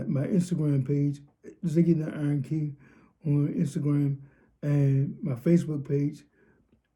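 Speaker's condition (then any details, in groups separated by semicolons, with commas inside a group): Cerebral palsy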